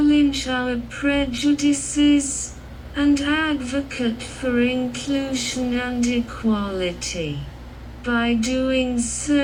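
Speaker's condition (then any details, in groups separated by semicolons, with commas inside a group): Cerebral palsy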